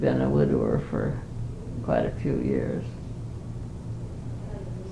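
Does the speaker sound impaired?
Yes: Parkinson's; Parkinson's for 5 years, not very able to do much.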